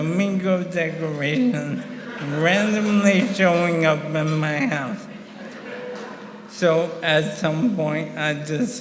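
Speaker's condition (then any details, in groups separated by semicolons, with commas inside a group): ALS; about 1.5 years since diagnosis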